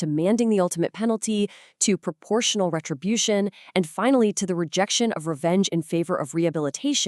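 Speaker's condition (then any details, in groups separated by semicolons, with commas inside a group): No condition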